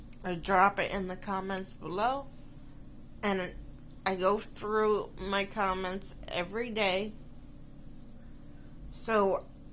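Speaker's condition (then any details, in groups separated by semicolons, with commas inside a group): Cerebral palsy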